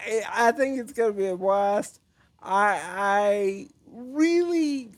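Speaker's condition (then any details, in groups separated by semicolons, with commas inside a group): Cerebral palsy; chronic pain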